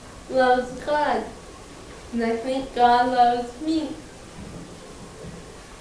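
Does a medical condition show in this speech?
Yes: cerebral palsy, mild.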